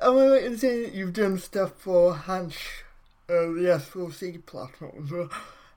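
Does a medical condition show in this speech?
Yes: cerebral palsy; brain damage at or around birth, affects coordination and muscle control of whole body.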